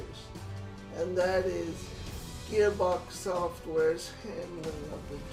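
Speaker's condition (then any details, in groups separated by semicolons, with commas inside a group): Cerebral palsy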